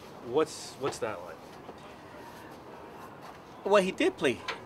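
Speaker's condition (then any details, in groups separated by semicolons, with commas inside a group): No condition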